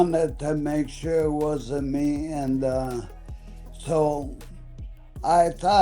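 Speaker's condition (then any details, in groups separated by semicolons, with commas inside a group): ALS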